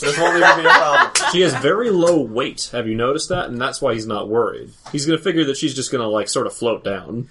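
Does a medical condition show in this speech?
No.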